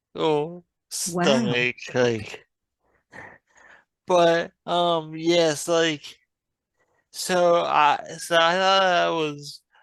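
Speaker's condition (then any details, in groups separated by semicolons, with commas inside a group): Traumatic brain injury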